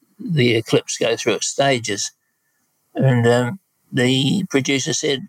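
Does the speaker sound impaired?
Yes: Parkinson's disease; no tremor, about 12 years since onset; voice hesitant and lower volume, sounds a bit different, speech affected only recently.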